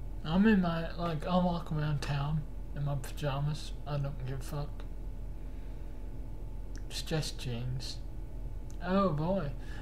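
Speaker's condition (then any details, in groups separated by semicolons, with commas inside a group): Cerebral palsy; cannot stand beyond 10 minutes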